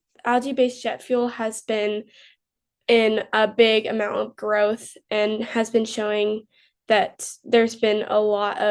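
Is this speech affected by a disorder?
No.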